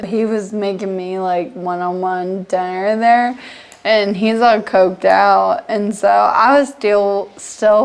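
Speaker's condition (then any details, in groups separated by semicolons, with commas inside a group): Friedreich's ataxia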